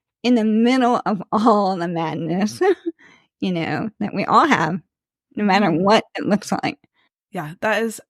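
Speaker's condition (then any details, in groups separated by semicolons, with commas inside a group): ALS; slow progressing form; speech slightly slurred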